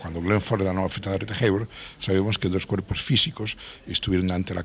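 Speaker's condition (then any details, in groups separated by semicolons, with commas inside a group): No condition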